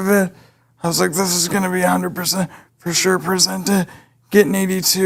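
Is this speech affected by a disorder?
Yes: cerebral palsy; able to speak.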